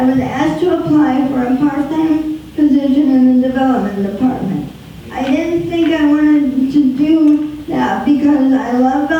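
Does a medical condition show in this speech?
Yes: spastic quadriplegic cerebral palsy.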